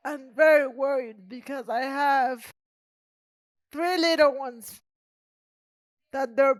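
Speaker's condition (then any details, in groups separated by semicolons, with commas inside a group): Cerebral palsy; present from birth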